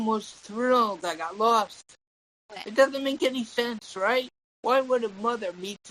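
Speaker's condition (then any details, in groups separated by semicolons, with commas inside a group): Cerebral palsy; tongue and legs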